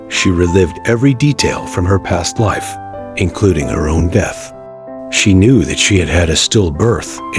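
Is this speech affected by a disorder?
No.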